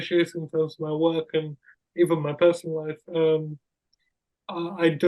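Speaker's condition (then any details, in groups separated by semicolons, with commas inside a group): Cerebral palsy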